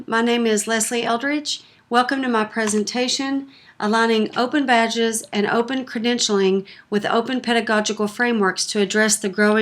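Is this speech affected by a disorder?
No.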